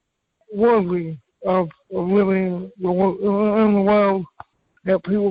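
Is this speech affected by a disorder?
Yes: cerebral palsy; from birth.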